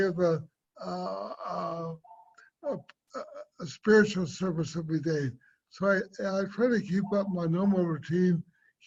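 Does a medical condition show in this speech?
Yes: cerebral palsy; swallowing and speech.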